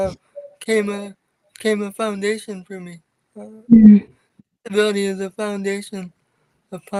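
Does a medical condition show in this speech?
Yes: cerebral palsy; from birth, wheelchair user.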